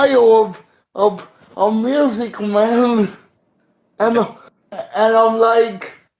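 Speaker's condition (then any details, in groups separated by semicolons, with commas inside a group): Cerebral palsy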